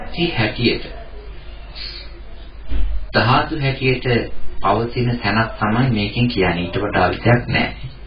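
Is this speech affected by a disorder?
No.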